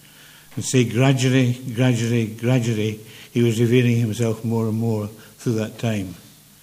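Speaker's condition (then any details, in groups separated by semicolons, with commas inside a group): Parkinson's; invites listeners to flag anything unclear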